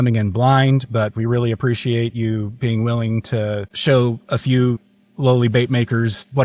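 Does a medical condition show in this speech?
No.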